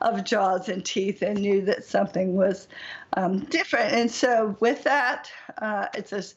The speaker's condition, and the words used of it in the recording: ALS (motor neuron disease). In my case, my presentation was a speech and swallow and breathing presentation.